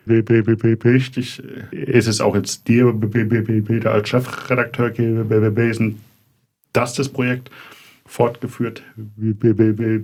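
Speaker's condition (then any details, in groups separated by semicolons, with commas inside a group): Stuttering; severity varies in phases, handled openly; audible stuttering; stuttering never severe enough to stop finishing a reporting story; repeated sounds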